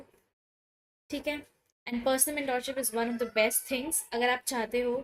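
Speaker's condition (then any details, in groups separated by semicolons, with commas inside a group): No condition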